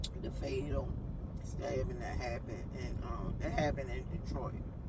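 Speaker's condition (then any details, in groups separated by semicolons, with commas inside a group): No condition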